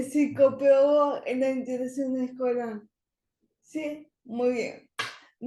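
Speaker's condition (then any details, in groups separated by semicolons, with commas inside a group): Cerebral palsy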